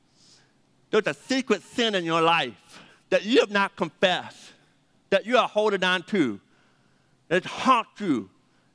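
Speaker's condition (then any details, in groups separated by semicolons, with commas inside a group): Deafness; needs names repeated several times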